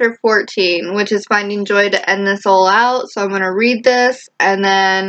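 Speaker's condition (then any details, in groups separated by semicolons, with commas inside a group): No condition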